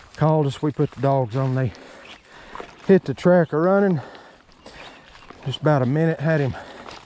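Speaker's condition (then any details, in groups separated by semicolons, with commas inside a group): No condition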